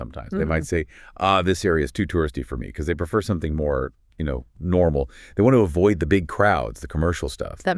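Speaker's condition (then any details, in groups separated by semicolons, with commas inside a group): No condition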